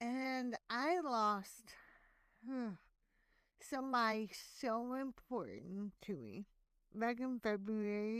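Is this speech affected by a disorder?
Yes: hemiplegic cerebral palsy.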